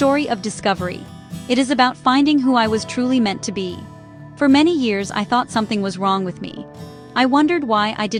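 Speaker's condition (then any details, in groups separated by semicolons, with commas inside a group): No condition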